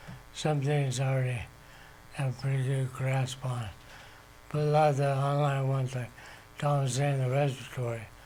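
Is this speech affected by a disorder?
Yes: ALS; onset left hand, spread to right side, voice, legs, twitching; voice affected.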